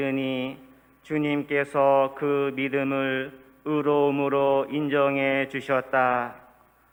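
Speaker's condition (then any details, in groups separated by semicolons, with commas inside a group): No condition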